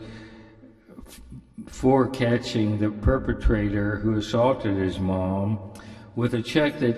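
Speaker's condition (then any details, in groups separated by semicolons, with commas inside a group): No condition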